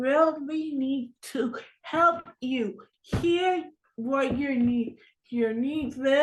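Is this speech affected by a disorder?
Yes: cerebral palsy.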